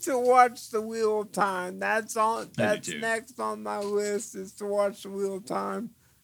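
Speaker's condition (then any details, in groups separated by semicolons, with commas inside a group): Cerebral palsy; eyes wander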